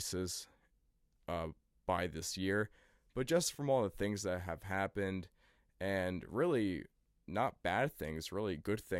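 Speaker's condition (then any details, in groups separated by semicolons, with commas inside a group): No condition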